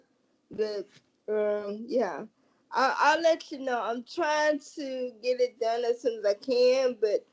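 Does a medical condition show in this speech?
Yes: cerebral palsy.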